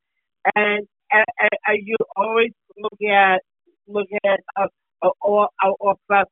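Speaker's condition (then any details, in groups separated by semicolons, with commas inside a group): Down syndrome; short simple answers, non-standard grammar, business partner completes some sentences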